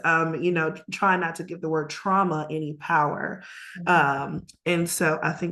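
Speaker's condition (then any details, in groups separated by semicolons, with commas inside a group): No condition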